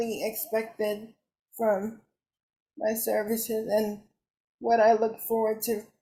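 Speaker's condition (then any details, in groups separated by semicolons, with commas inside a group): Cerebral palsy; uses wheelchair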